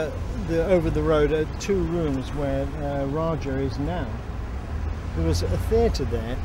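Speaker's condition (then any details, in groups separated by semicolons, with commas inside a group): No condition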